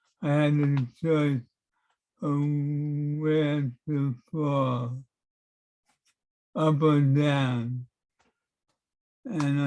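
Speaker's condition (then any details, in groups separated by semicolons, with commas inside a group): Parkinson's; affects handwriting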